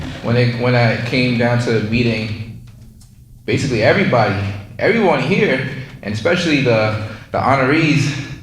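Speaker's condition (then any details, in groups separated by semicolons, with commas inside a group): No condition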